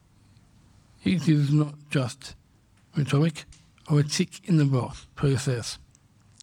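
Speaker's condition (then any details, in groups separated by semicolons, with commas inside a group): Down syndrome; congenital, diagnosed at birth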